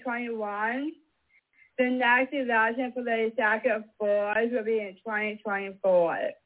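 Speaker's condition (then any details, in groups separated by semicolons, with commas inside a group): Mosaic Down syndrome; described as fully mosaic and high functioning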